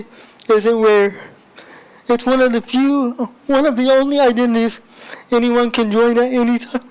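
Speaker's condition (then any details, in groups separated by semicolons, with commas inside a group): Spastic cerebral palsy; speech sounds a little different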